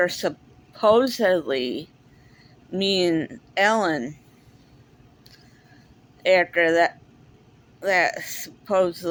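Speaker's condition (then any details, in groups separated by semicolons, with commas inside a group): Cerebral palsy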